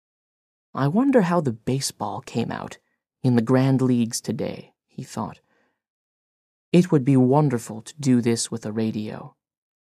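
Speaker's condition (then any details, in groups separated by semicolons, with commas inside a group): No condition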